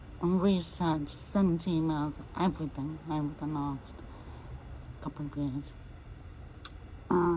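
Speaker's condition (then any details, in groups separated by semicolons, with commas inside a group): MND; voice may be difficult to understand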